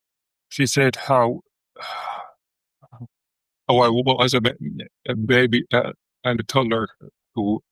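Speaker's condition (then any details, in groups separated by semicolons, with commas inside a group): Stutter; stutter since toddler startled by big leashed dog, fluent in two languages before, childhood speech therapy; early 40s, about 40 years since onset, not the most severe but constantly on mind; fluctuates quite a lot, jaw moves when struggling to utter words, mistaken for drug use; blocks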